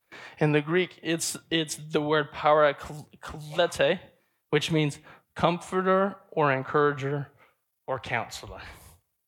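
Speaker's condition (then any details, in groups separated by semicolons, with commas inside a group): Stutter; repeated sounds, prolonged sounds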